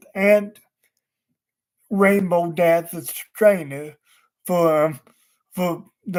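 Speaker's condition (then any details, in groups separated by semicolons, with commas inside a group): Cerebral palsy; wheelchair user, unable to walk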